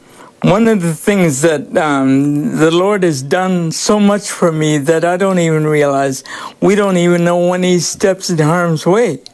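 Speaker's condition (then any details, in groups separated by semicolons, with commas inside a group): Cerebral palsy; cerebral palsy from birth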